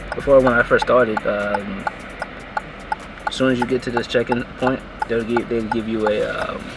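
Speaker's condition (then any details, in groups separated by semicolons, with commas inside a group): No condition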